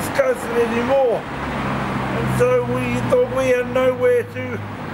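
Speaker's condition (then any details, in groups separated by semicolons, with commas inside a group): Cerebral palsy quadriplegia; quadriplegic, from birth, wheelchair user; wheelchair for years, severe leg pain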